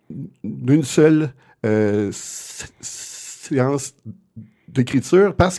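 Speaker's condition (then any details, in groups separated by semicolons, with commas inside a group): Stuttering; lifelong stuttering, genetic component; often cannot get words out, a wall to get through each time speaking; prolonged sounds, blocks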